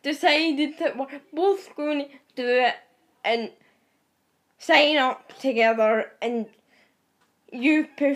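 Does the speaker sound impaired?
Yes: cerebral palsy; wheelchair user, frequent pain and tiredness.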